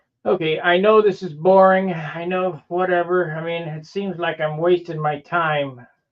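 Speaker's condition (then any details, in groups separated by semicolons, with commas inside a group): No condition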